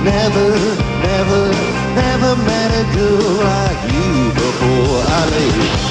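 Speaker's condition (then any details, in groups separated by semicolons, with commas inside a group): No condition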